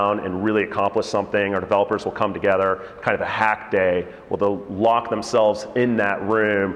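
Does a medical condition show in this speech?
No.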